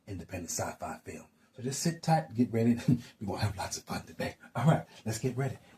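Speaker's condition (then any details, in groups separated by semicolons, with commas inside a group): No condition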